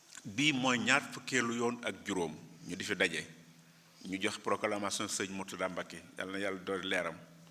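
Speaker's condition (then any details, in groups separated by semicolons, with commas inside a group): No condition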